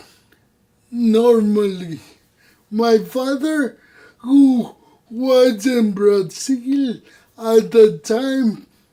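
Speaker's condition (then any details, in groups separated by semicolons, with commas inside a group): Cerebral palsy; voice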